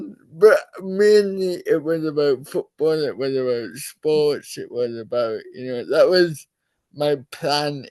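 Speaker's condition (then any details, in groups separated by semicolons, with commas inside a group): Cerebral palsy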